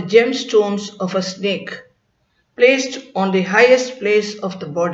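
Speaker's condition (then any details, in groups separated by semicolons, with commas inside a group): No condition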